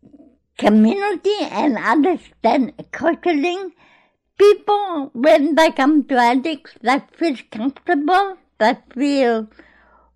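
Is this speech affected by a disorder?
Yes: cerebral palsy; born in Greece.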